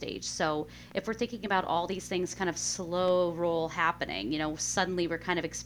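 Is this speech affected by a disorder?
No.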